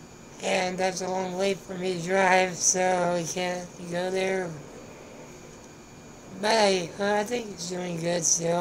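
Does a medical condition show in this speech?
Yes: spinal muscular atrophy.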